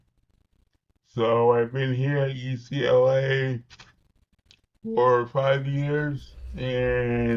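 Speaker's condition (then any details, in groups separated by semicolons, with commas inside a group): Cerebral palsy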